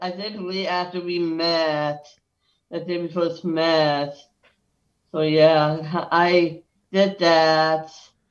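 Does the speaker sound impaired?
Yes: Down syndrome.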